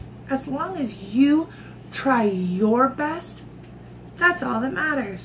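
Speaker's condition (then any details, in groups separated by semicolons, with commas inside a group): No condition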